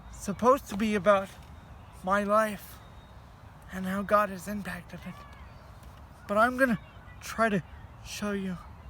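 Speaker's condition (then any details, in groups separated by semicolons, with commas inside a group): Cerebral palsy; heavily altered breathing patterns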